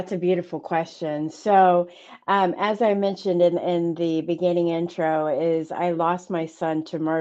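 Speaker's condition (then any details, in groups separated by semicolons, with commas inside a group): No condition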